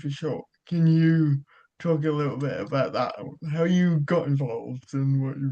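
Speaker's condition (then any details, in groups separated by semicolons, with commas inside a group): Cerebral palsy; childhood surgery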